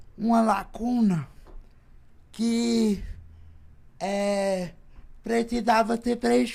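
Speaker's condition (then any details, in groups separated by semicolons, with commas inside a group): Cerebral palsy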